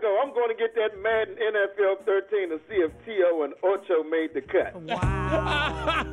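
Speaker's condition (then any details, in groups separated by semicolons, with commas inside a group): No condition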